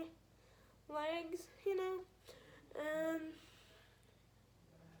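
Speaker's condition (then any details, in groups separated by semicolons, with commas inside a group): Spastic quadriplegic cerebral palsy; spastic quadriplegic, all four limbs, arms less affected, back rod surgery; spasms managed with baclofen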